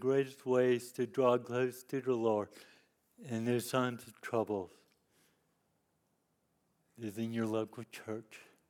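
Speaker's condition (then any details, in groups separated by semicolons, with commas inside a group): Cerebral palsy; lifelong disability since youth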